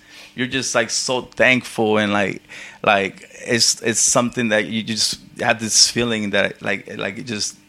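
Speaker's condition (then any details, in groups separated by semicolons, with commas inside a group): Stuttering; intermittent stutter, cause unknown, possibly tiredness or teasing, formerly avoided speaking from embarrassment; stutters at times, apologises and laughs at self to reset, stutter then goes away; repeated words, blocks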